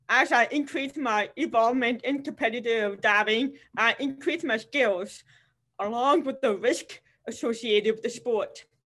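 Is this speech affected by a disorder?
Yes: deafness; cannot hear anything, masks covering faces make communication nearly impossible.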